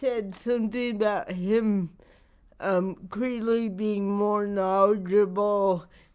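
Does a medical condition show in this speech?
Yes: cerebral palsy; not degenerative.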